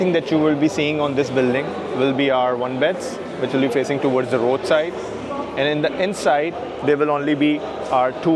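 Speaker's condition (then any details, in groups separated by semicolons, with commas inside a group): No condition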